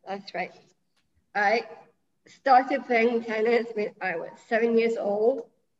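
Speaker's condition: Down syndrome; present from birth

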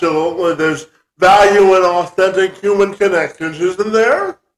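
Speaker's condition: Cerebral palsy; from birth

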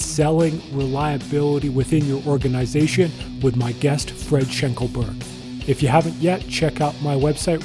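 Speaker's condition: No condition

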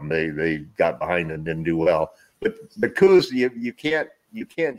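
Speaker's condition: No condition

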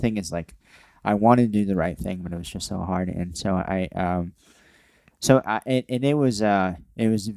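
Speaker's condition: Cleft lip and palate

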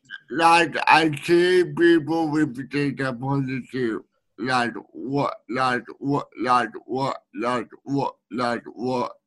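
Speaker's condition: Speech needing a translator

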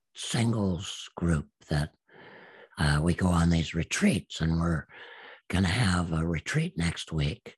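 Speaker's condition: Absent vocal cords; speech therapist saw no hope

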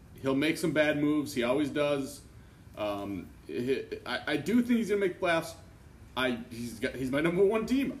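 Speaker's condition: No condition

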